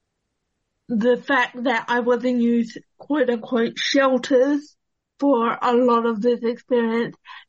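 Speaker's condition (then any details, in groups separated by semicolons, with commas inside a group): Cerebral palsy; unable to move for days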